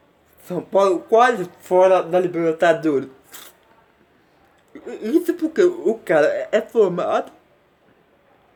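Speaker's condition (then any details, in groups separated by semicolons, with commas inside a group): Cerebral palsy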